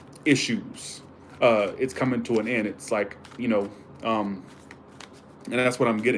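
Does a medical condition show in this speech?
No.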